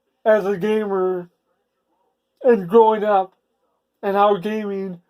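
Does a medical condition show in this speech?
Yes: cerebral palsy.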